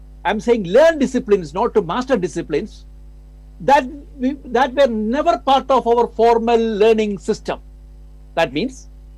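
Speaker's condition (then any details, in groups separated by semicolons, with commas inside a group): No condition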